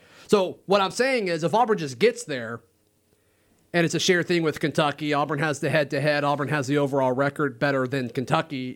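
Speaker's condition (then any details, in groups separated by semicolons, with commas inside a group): No condition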